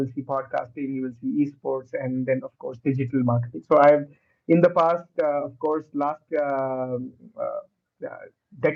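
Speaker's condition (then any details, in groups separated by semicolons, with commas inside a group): No condition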